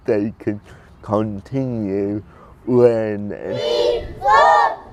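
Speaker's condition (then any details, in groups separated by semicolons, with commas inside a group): Cerebral palsy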